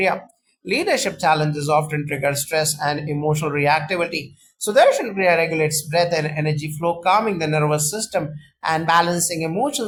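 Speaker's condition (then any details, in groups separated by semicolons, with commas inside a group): No condition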